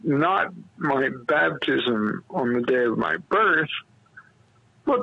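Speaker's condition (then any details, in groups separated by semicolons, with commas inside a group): Cerebral palsy; premature low birth weight, month in incubator, diagnosed at 3 days, newborn chest compressed on inhaling, heels tapped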